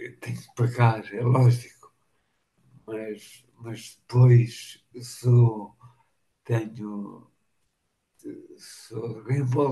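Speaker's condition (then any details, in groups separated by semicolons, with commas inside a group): Machado-Joseph disease (sca3)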